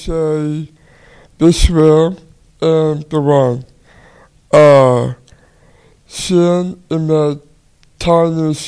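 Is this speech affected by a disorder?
Yes: Down syndrome; learns on a different, longer curve, gets infections easily.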